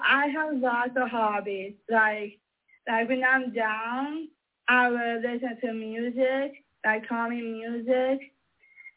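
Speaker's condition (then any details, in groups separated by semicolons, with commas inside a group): Mosaic Down syndrome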